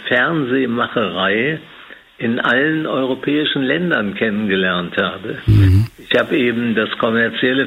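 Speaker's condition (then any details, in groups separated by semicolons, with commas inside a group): Parkinson's disease; dismissed as stage fright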